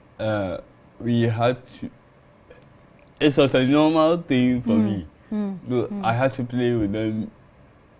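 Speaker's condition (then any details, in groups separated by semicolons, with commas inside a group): Cerebral palsy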